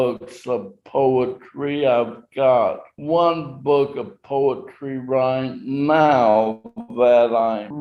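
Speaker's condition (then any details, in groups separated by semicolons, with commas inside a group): Traumatic brain injury; 39 years since injury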